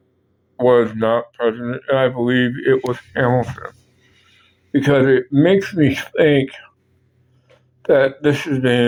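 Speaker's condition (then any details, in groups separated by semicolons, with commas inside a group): Parkinson's; speech impediment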